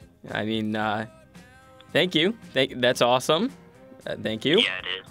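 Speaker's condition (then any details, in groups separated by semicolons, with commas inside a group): No condition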